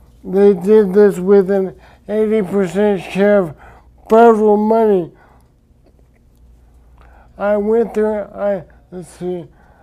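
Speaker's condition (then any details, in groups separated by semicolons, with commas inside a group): Traumatic brain injury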